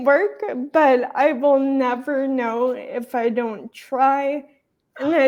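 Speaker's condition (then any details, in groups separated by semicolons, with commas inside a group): Traumatic brain injury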